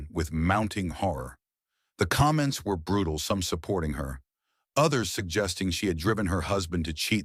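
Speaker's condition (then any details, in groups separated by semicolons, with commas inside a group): No condition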